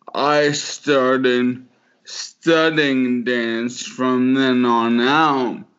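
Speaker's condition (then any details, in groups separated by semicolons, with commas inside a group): Motor neuron disease; form of ALS (Lou Gehrig's disease), brain not talking to muscles, first sign about 4 years ago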